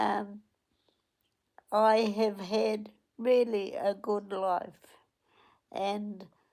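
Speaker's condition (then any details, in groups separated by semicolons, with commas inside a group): Cerebral palsy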